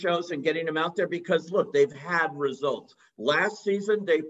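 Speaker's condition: No condition

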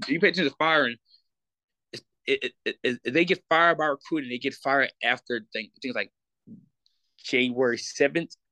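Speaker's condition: Stuttering; stutter since earlier years, milder than in the past, declined speech class suggested by mother; still stutters, less severe than in past; less severe than before; repeated words, blocks

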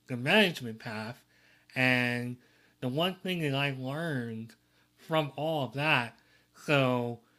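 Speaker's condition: Cleft lip and palate

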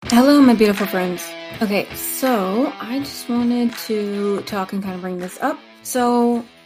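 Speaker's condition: No condition

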